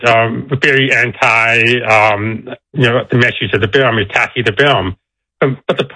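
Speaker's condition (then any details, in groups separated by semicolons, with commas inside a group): Deafness; deaf accent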